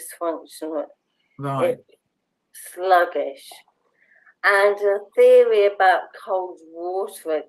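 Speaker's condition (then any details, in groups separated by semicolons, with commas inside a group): Motor neurone disease; bulbar onset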